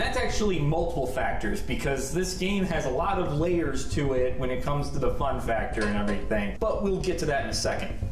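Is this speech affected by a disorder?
No.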